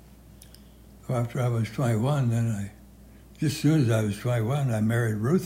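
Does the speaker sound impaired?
Yes: Parkinson's, severe.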